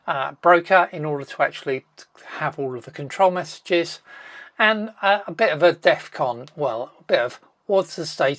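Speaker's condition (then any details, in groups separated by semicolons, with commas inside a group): No condition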